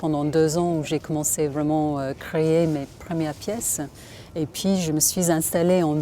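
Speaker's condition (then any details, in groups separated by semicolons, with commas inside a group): No condition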